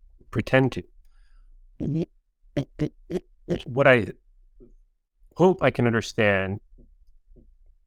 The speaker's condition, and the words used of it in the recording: Stuttering. You know, that's sort of the biggest wake-up call that this is not an intermittent issue.